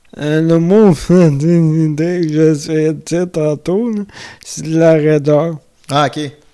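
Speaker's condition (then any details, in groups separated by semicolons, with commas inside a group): Amyotrophic lateral sclerosis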